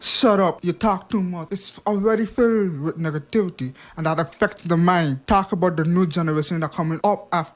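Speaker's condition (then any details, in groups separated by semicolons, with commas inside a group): Hearing impairment; past speech impediment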